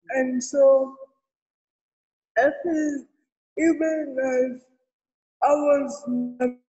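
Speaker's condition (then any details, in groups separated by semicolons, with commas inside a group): Cerebral palsy; incubator for weeks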